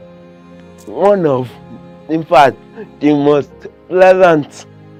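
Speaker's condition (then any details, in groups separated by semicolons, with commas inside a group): Cerebral palsy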